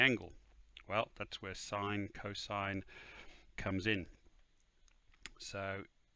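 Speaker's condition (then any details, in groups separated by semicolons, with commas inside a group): No condition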